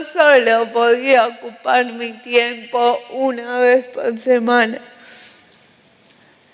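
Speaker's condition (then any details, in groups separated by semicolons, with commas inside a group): Cerebral palsy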